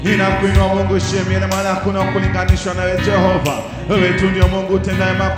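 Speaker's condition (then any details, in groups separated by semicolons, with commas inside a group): No condition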